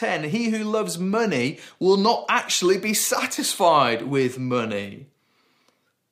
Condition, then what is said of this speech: No condition.